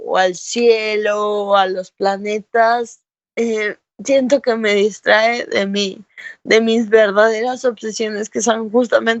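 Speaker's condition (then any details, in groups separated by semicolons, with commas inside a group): Cerebral palsy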